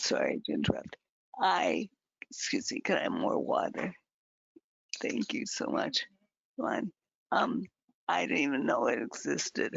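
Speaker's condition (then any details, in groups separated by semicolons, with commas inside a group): Advanced multiple sclerosis; quadriplegic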